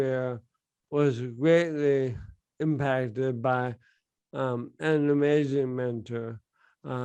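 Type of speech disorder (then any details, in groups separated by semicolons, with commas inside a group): Bulbar dysarthria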